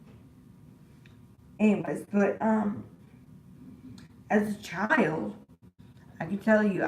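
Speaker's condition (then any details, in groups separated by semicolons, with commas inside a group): Disability causing slurred speech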